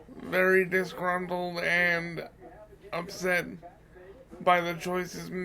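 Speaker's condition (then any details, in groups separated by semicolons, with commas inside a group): Cerebral palsy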